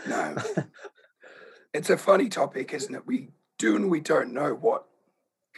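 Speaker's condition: Laryngeal cancer; in voice box

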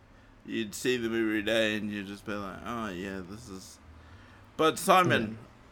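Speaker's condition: Cerebral palsy; morphine not allowed after it

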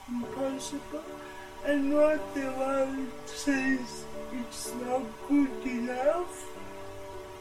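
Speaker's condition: Cerebral palsy; present from birth, much therapy in childhood

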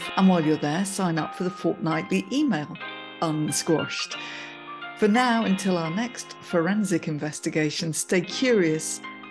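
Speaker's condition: No condition

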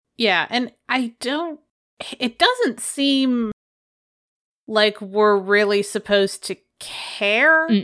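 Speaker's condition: No condition

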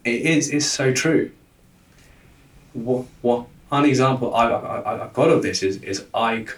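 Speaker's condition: Stuttering; longstanding, once a heavy burden; still occurs sometimes, less burdensome than years ago; occasional stuttering; repeated sounds, repeated words, prolonged sounds

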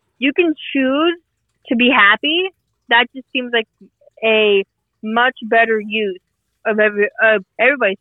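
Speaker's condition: Mitochondrial disease with stutter; mitochondrial neuropathy, ATP deletion, damaged muscles and nerves, energy crises, misdiagnosed cerebral palsy, diagnosed at 15; physical therapy twice weekly, gym, medication, good and bad days, progressive regression, gait changes, falls; stutters more when stressed; repeated sounds, prolonged sounds

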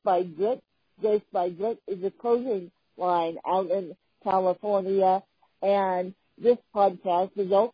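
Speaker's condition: Cerebral palsy; chronic physical disability

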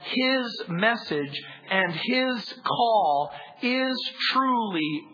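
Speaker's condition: No condition

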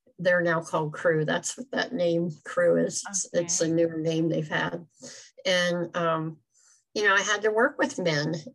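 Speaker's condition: Cleft palate; congenital, extremely severe

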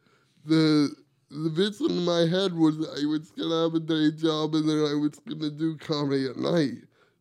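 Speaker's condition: Cerebral palsy; can barely type

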